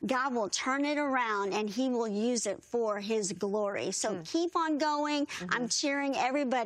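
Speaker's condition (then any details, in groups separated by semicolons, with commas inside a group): Bilateral cleft lip and palate; severe bilateral cleft lip and palate from birth, born in Guatemala mountains, not expected to survive; unable to nurse as infant, once could not speak, needed interpreters, singing voice strong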